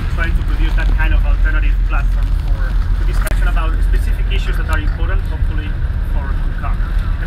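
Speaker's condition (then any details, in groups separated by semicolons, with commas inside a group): No condition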